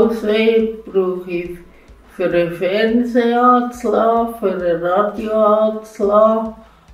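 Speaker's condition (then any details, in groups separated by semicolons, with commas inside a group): Cerebral palsy; from birth; needs assistance, uses environmental control aids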